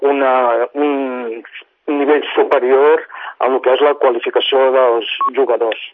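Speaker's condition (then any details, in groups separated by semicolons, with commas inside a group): No condition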